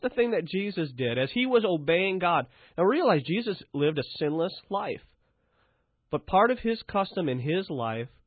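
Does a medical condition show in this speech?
No.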